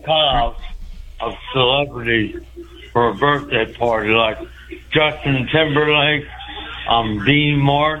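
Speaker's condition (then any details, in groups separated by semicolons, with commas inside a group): Speech impediment; calling radio show by phone, loud background voices, host asks to get on phone; host cannot hear at times over phone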